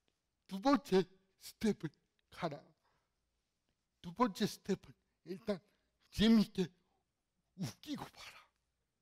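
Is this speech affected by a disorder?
Yes: cerebral palsy; fairly severe in childhood.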